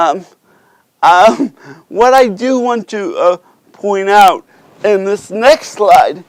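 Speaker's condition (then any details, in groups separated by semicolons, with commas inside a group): Cerebral palsy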